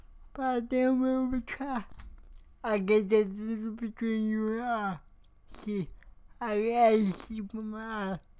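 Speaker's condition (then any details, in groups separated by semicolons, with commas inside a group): Cerebral palsy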